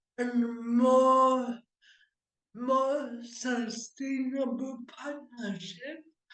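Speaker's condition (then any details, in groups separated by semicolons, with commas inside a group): Cerebral palsy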